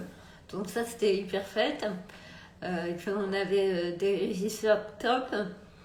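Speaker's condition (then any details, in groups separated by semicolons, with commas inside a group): Multiple sclerosis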